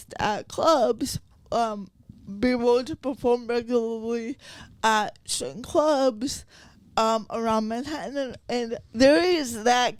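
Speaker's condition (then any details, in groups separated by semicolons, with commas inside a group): Cerebral palsy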